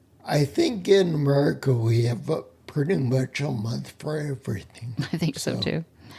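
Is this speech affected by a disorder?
Yes: spinocerebellar ataxia.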